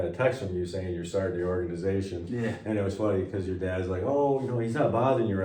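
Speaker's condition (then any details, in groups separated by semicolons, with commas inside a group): No condition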